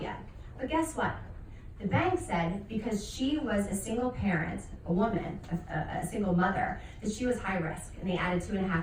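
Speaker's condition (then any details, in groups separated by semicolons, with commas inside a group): No condition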